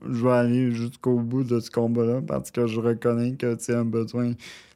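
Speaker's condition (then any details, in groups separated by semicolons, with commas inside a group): Cerebral palsy, near quadriplegia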